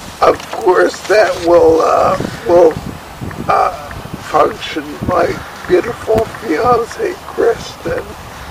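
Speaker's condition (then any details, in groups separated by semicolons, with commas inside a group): Cerebellar ataxia from brain tumour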